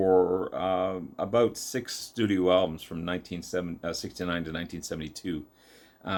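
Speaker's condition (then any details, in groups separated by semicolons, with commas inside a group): No condition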